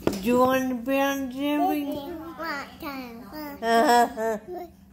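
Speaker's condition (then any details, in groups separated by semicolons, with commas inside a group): Traumatic brain injury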